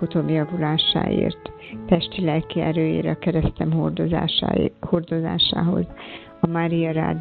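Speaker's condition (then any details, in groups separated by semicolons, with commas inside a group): No condition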